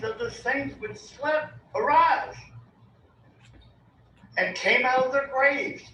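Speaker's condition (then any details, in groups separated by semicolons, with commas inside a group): No condition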